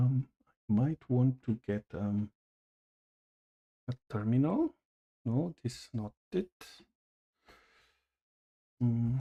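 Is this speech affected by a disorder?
No.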